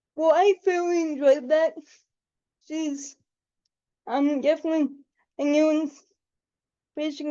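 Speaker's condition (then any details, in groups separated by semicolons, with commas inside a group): Cerebral palsy; quadriplegic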